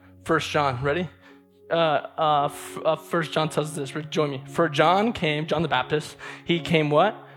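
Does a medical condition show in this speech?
Yes: stutter; here repeated sounds, prolonged sounds.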